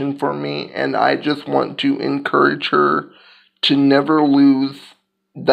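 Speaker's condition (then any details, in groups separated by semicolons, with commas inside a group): Cerebral palsy; physical disability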